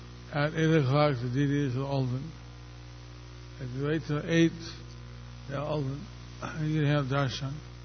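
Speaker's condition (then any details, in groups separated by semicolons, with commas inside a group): Stroke; a little over a year since stroke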